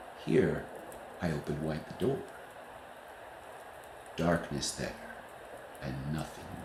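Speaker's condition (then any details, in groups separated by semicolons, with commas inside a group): No condition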